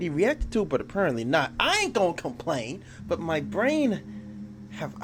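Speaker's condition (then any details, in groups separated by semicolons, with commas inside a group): No condition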